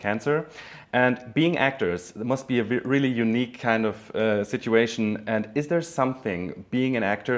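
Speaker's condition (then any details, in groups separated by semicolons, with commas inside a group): No condition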